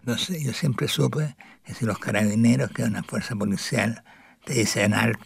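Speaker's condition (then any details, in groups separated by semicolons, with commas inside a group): Parkinson's disease; Parkinson's disease diagnosed at age 50, possibly caused by severe beatings as prisoner after Chilean coup; 26 years since diagnosis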